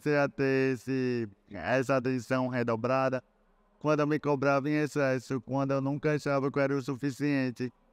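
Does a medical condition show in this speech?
Yes: cerebral palsy.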